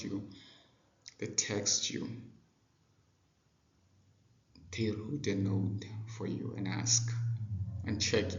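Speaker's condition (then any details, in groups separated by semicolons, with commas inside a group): No condition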